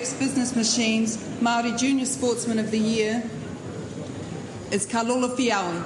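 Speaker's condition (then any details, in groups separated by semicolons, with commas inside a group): No condition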